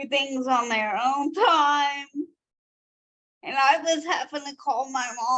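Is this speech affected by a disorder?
Yes: cerebral palsy; from birth, 42 surgeries.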